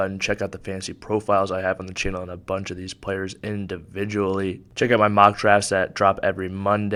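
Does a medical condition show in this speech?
No.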